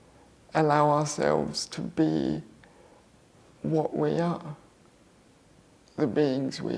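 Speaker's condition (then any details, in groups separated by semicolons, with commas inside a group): Cerebral palsy; left-sided muscle tension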